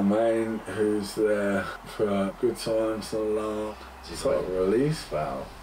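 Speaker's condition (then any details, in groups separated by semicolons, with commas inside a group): Motor neurone disease; speech has declined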